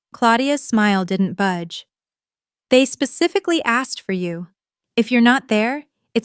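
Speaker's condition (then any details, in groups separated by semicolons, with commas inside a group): No condition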